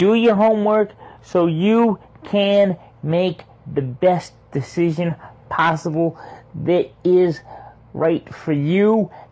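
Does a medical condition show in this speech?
Yes: cerebral palsy; cerebral palsy from birth, legal blindness.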